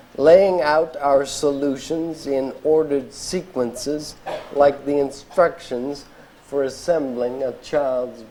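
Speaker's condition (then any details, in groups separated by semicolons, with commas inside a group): ALS; diagnosed eight years ago, at age 35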